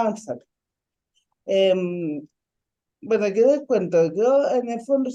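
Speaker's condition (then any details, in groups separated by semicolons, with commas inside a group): Ataxic cerebral palsy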